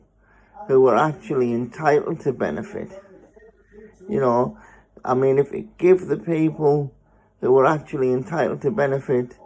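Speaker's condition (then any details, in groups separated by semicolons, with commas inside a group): Spastic cerebral palsy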